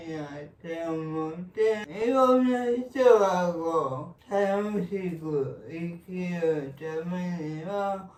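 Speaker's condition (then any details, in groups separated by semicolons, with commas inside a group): Cerebral palsy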